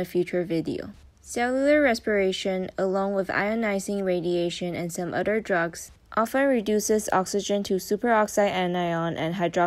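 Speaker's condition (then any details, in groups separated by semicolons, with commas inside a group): No condition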